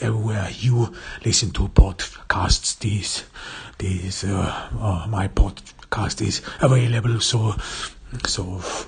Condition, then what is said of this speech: Stuttering. Of course it is annoying, and yet you can't even stop it.